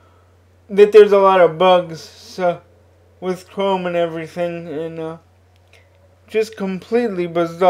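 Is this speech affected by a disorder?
Yes: cerebral palsy.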